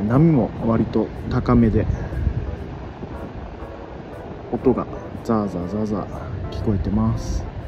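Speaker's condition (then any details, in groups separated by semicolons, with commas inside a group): No condition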